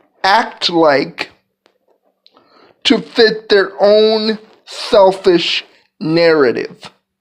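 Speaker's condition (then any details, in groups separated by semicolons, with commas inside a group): Cerebral palsy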